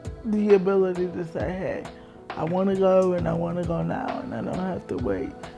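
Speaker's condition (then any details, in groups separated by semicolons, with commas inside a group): Cerebral palsy; spastic quadriplegic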